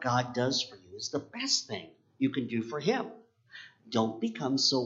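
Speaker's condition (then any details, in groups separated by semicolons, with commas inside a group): Cleft palate; congenital cleft palate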